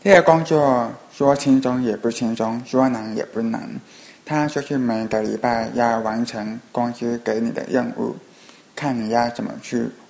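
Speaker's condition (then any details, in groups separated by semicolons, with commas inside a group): Hearing impairment; trouble following fast speech in Skype video meetings, falls behind others' pace; Skype video calls hard, others speak too fast, gets interrupted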